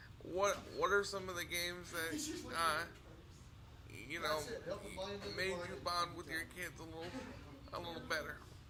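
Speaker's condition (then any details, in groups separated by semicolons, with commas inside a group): Cerebral palsy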